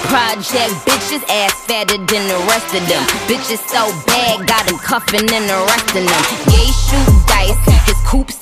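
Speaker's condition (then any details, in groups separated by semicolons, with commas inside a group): No condition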